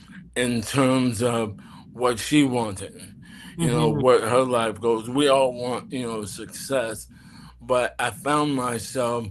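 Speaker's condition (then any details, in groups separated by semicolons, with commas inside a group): ALS; throat muscles affected, speech slowed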